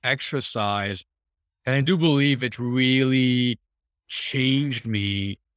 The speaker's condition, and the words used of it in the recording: Stuttering. Because when you're speaking there, it's, you're pretty clear and then you'll do it, but like it's not always.